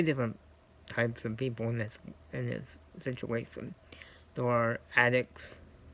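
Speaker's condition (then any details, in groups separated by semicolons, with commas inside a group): Cerebral palsy; scoliosis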